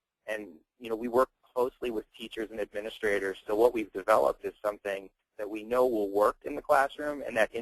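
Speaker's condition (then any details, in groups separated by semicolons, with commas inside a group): No condition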